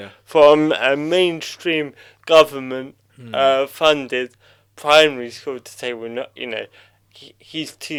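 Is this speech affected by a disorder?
Yes: cerebral palsy.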